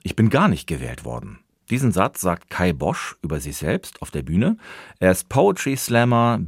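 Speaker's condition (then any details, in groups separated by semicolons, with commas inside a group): No condition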